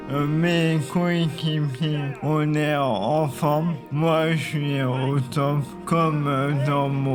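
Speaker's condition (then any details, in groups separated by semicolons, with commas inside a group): ALS (maladie de Charcot); uses wheelchair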